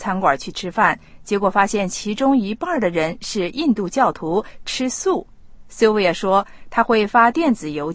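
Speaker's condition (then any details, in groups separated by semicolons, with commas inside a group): No condition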